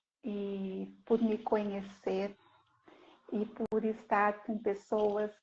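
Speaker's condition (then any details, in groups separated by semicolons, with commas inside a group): No condition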